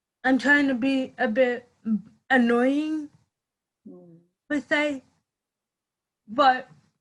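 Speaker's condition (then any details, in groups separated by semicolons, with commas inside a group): Cerebral palsy; from birth, congenital deafness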